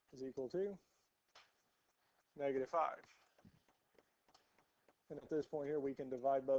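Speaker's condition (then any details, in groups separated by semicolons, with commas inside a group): No condition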